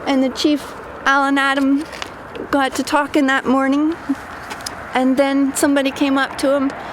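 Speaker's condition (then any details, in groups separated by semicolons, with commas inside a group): No condition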